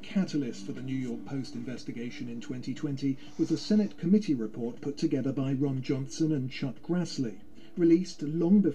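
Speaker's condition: No condition

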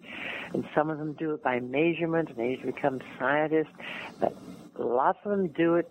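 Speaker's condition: No condition

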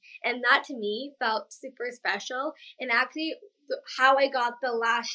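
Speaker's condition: Down syndrome; past speech therapy

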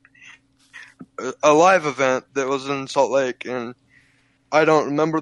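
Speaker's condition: Cerebral palsy, physical only

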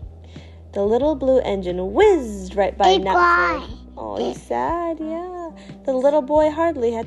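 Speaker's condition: No condition

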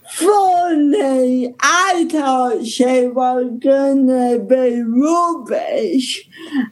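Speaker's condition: Ataxic cerebral palsy; stuck during delivery

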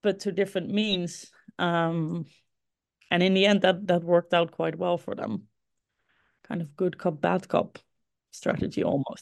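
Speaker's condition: No condition

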